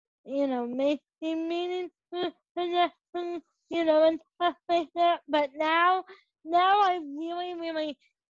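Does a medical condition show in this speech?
Yes: cerebral palsy; present from birth; age 21.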